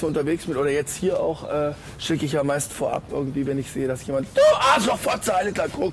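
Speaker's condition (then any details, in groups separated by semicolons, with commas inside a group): Tourette syndrome; worse in first 20 years of life; vocal tics during conversation, insults blurted mid-sentence; unintentional blurted insults such as du arschloch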